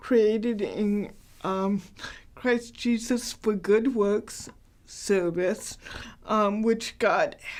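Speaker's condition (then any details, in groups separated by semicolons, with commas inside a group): Cerebral palsy, mild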